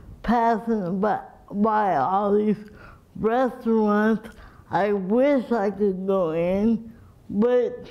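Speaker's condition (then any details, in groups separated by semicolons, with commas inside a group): Cerebral palsy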